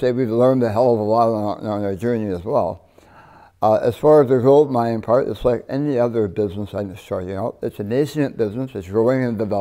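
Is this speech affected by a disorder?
Yes: partial glossectomy for tongue cancer; tongue cancer, one third tongue removed.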